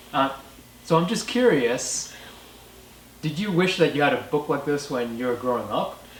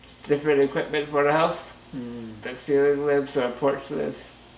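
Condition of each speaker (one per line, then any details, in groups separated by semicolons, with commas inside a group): No condition
Muscular dystrophy, Duchenne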